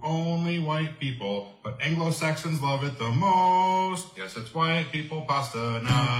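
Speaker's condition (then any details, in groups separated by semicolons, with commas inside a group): No condition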